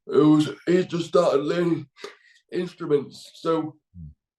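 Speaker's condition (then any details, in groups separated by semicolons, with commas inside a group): Cerebral palsy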